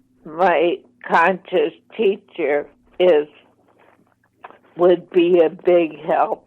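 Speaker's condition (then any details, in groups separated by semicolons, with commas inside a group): ALS, mild; voice slightly impaired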